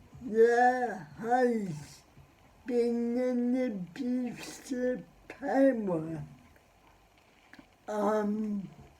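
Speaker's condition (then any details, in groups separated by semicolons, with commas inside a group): Cerebral palsy; spastic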